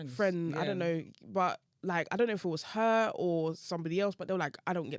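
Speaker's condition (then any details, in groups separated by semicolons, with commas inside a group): No condition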